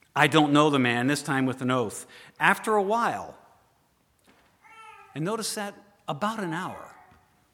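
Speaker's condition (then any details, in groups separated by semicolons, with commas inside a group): No condition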